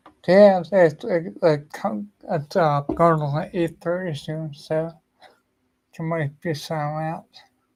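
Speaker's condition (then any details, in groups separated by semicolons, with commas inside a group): Ataxia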